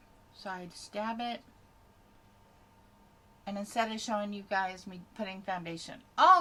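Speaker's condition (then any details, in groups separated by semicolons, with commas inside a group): No condition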